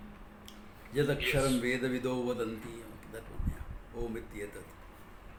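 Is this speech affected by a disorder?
No.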